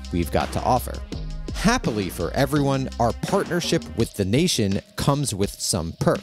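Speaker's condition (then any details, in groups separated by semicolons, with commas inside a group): No condition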